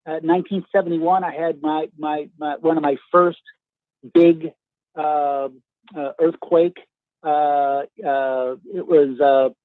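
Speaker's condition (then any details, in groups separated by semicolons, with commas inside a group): Aphasia after stroke; stroke 3 years ago at Magic Castle, cedar sinai hospital, 15 months speech therapy, limbs unaffected; sounds remarkably well, about 99% fluent when speaking fast, trouble when speaking slowly; initially could not speak, word-finding trouble when slow, reading and writing fine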